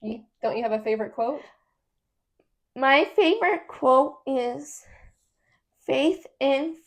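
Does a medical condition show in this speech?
Yes: cerebral palsy; affects muscles.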